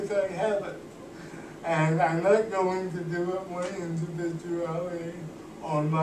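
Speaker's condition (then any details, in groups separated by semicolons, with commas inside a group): Cerebral palsy; cannot walk, uses wheelchair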